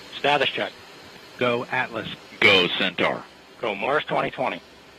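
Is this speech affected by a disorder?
No.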